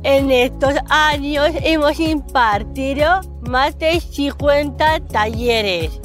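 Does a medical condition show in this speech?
Yes: Down syndrome; intellectual disability; age 32.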